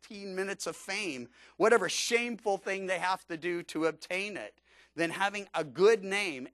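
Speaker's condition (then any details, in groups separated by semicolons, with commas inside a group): No condition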